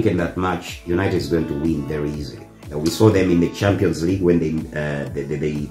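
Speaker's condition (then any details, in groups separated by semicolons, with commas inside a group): No condition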